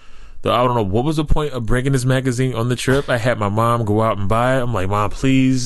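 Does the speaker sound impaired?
No.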